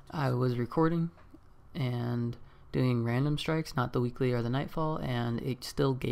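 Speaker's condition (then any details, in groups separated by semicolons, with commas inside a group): No condition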